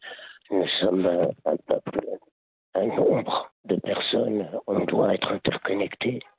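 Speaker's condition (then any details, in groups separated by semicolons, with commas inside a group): Laryngeal cancer; later lung cancer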